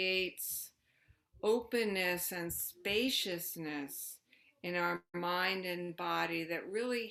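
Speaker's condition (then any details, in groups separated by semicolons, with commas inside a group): No condition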